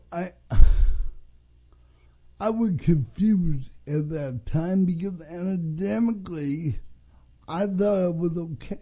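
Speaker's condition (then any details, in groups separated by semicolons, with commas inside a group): Cerebral palsy; congenital, since birth, early childhood IQ in low 60s, labelled mildly mentally disabled; eight years special placement therapy: walking, speaking, dressing; distinctive speech, jokingly called North Dakota accent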